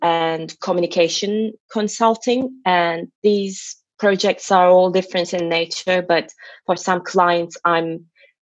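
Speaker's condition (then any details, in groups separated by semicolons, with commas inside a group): No condition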